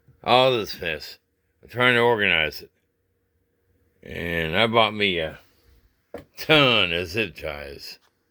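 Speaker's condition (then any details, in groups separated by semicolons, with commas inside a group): Traumatic brain injury; sounds drunk when speaking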